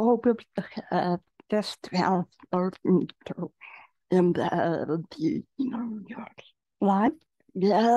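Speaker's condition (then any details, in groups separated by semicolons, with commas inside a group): Generalized dystonia; generalized, leg weakness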